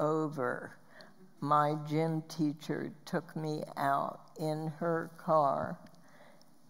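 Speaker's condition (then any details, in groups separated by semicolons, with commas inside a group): Spasmodic dysphonia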